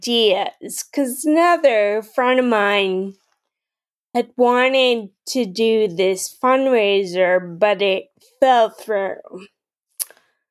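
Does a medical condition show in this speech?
Yes: Friedreich's ataxia; some speech issues, less pronounced than in others with Friedreich's ataxia.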